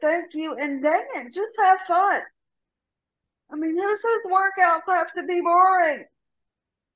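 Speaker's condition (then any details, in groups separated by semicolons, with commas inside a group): Cerebral palsy; severe rotator cuff tear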